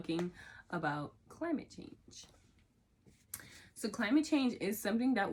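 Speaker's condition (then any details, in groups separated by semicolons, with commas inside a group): No condition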